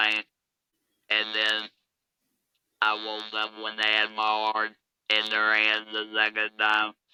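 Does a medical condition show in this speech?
Yes: laryngectomy; electrolarynx speech.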